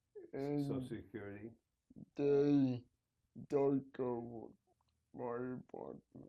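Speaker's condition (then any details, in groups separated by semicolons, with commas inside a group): Cerebral palsy; needs help at night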